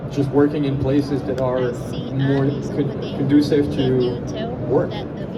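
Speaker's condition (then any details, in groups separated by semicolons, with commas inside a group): No condition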